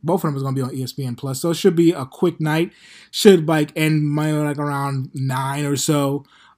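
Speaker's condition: No condition

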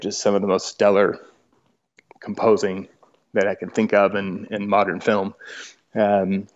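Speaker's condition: No condition

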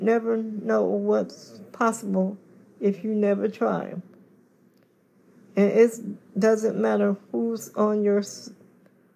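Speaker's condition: Cerebral palsy; scoliosis

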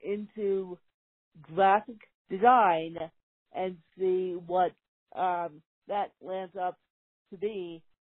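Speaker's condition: Ataxic spastic cerebral palsy; physical disability

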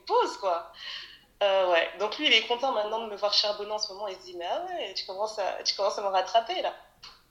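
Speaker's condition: No condition

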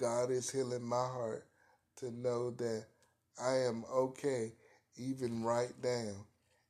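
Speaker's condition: Cerebral palsy, spastic quadriparesis

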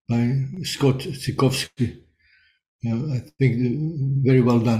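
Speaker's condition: Parkinson's disease; about 12 years since diagnosis, ping pong therapy 2-3 times weekly, syncopation regained, symptoms improved

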